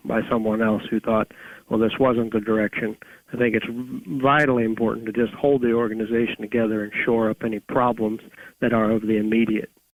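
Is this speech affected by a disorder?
No.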